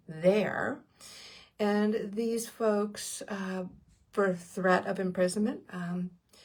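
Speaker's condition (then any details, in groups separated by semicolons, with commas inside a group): No condition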